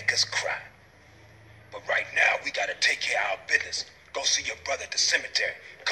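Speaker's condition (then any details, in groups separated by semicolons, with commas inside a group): No condition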